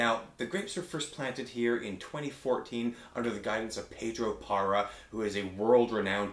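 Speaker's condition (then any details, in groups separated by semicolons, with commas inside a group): No condition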